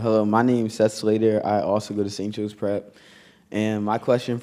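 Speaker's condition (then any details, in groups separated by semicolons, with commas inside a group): No condition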